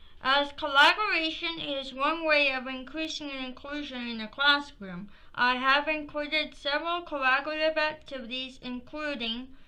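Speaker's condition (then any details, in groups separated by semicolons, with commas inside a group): Cerebral palsy; from birth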